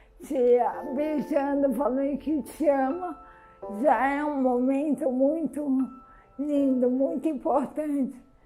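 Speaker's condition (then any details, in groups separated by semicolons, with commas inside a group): Amyotrophic lateral sclerosis; onset with left hand weakness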